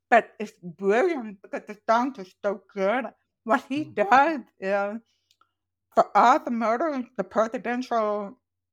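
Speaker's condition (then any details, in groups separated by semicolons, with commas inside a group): Profoundly deaf, congenital; born profoundly deaf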